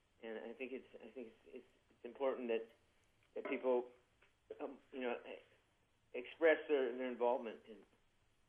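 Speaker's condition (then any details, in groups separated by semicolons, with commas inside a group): Parkinson's disease; young onset, diagnosed by a neurologist at age 29, managed with medications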